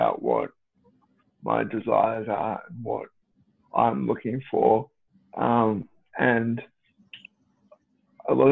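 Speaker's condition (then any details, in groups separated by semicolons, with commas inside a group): Cerebral palsy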